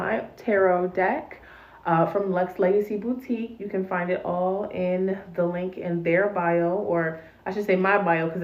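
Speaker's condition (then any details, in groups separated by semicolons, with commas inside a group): No condition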